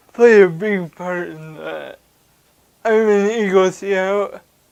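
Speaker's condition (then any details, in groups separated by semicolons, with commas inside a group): Cerebral palsy; hard to understand, slower on some words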